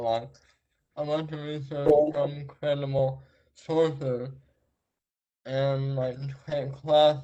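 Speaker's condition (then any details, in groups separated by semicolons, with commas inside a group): Traumatic brain injury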